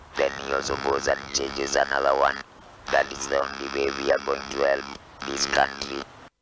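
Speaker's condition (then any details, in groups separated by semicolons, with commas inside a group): Laryngectomy for larynx cancer; cannot speak naturally, uses artificial larynx under chin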